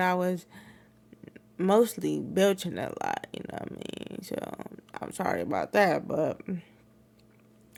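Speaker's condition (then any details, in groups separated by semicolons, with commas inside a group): Cerebral palsy; wheelchair user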